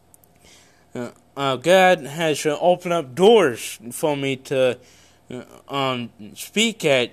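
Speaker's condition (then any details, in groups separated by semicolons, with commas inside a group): Cerebral palsy; congenital, no known medical cause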